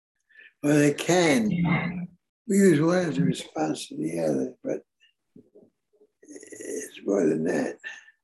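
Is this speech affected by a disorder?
Yes: Parkinson's; on Parkinson's medication.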